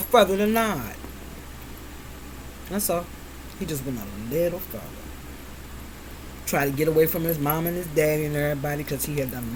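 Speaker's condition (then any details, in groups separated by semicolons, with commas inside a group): No condition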